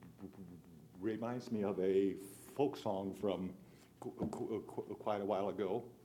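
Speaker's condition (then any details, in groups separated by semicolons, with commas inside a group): Stuttering; stutter since age 5, now aged 74, about 69 years; stutters while speaking at county council meeting, asks listeners' forgiveness; blocks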